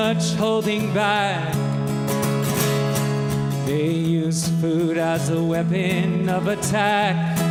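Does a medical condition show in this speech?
No.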